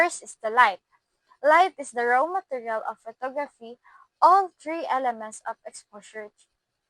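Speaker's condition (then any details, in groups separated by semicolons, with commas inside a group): No condition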